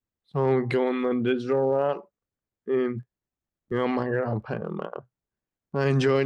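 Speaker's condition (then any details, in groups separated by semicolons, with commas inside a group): Friedreich's ataxia; diagnosed age 14, earlier shortness of breath, wheelchair dependent since age 18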